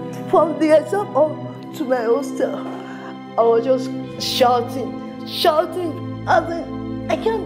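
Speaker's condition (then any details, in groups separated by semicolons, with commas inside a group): Severe cerebral palsy; uses wheelchair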